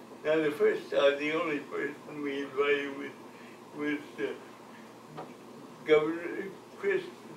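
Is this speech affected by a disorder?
Yes: cerebral palsy; from birth.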